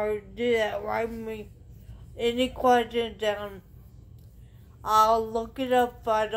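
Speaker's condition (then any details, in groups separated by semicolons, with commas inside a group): Traumatic brain injury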